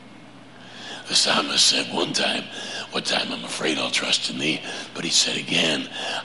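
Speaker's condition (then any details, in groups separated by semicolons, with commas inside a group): Laryngeal cancer; prior chemo and radiation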